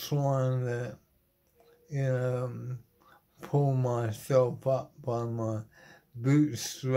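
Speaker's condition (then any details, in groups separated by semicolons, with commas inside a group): Motor neuron disease; terminal; body failing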